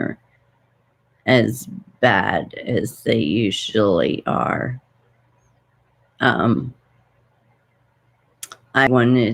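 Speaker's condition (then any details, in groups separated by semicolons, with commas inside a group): Essential tremor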